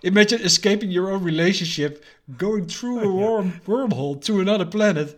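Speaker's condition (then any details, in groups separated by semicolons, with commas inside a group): No condition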